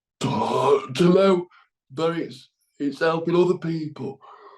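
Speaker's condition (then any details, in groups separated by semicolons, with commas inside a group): Cerebral palsy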